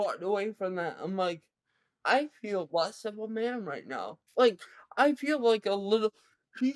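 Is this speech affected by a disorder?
Yes: cerebral palsy; present from birth, severe.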